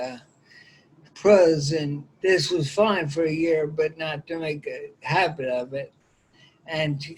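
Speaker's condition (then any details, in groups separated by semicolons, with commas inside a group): Ataxia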